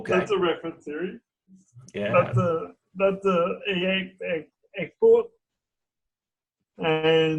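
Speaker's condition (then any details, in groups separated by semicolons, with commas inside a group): Cerebral palsy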